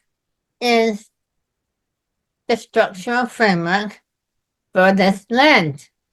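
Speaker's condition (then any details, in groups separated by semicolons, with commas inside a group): Myasthenia gravis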